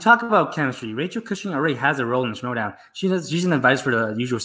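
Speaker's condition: No condition

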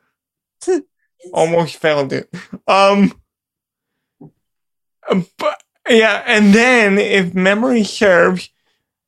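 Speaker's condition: Cerebral palsy; wheelchair user

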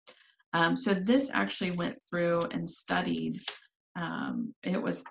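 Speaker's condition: No condition

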